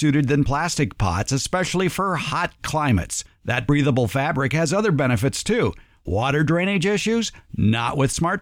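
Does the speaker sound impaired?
No.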